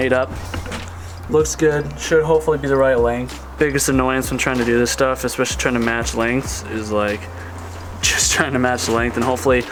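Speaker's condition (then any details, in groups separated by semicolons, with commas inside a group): No condition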